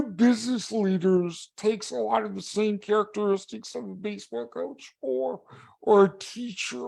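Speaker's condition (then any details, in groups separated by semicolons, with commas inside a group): Cerebral palsy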